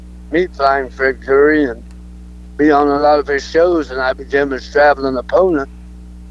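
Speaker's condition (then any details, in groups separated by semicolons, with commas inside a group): Throat cancer; cancer survivor, alive and well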